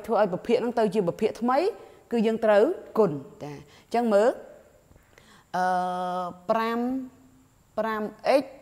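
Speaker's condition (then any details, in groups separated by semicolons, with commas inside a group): No condition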